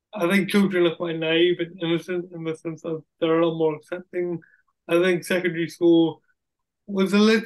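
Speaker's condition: Cerebral palsy; wheelchair user

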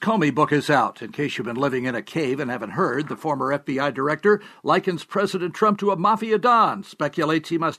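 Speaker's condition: No condition

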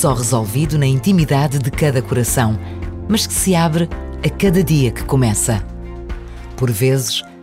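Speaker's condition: No condition

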